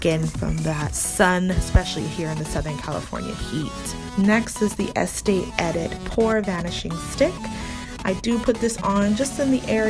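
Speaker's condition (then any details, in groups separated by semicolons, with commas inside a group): No condition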